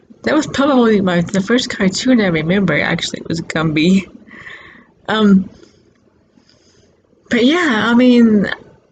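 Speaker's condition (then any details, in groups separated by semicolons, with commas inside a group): Cerebral palsy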